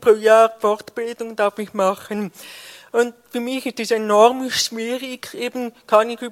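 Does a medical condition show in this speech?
Yes: deafness.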